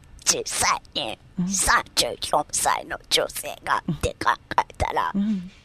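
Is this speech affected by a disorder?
Yes: myasthenia gravis; body strength gradually lost, onset at age 24, ventilator since age 26; age 34, uses ventilator, came to studio, goes out actively.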